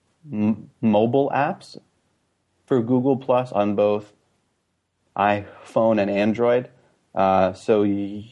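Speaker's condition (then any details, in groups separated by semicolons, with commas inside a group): Stuttering; talks more freely about and advertises stuttering, less ashamed since joining Stutter Social hangouts; blocks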